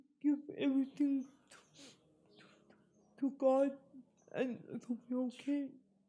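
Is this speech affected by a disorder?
Yes: spastic cerebral palsy.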